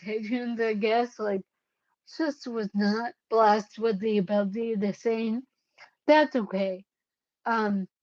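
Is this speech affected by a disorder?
Yes: cerebellar ataxia.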